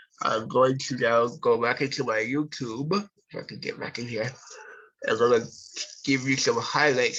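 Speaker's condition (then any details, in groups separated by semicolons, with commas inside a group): Cerebral palsy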